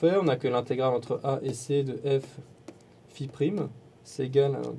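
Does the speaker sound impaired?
No.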